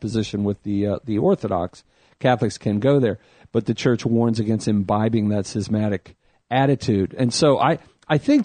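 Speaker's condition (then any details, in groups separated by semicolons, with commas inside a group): No condition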